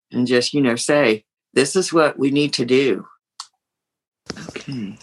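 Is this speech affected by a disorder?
No.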